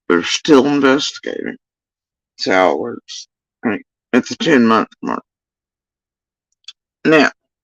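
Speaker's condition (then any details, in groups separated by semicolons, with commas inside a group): Facial paralysis after surgery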